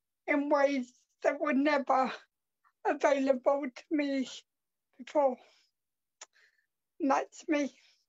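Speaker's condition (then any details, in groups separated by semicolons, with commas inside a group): Cerebral palsy; from birth, crutches, wheelchair, scooter, surgery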